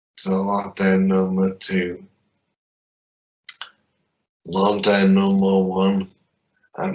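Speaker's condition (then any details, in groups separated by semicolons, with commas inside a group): Traumatic brain injury; accident, limb injuries; walks independently, fatigue, therapy ended; initially mute, peg fed, unclear, worse with noise, fatigue, head back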